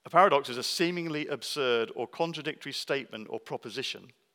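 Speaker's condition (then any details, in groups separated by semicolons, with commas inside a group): No condition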